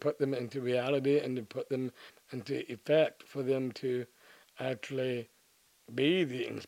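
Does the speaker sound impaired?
Yes: Down syndrome.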